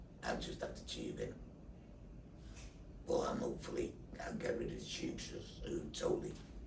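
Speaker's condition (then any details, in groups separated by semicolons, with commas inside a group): Laryngectomy, voice prosthesis; larynx cancer, total laryngectomy, thyroid removed, neck dissection, stoma breathing; after radiotherapy, quickly breathless on exertion; electronic voice device, type-to-speak app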